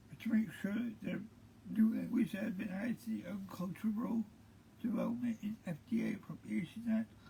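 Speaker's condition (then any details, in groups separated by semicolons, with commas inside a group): Cerebral palsy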